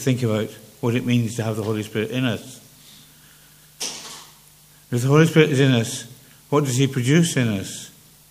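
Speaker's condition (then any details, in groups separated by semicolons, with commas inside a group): Parkinson's; less clear than before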